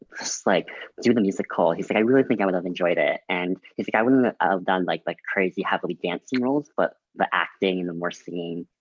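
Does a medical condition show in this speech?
Yes: cleft lip and palate; congenital open cleft lip and palate.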